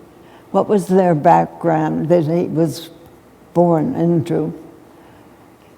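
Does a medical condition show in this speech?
Yes: essential tremor; more than half of life.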